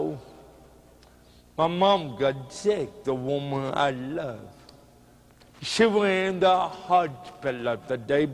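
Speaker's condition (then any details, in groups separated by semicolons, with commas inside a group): Cerebral palsy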